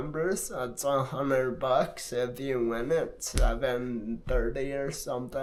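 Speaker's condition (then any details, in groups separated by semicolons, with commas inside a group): Multiple sclerosis; affects hands and left arm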